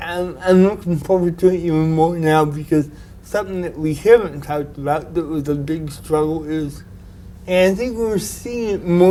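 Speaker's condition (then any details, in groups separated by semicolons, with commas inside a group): Cerebral palsy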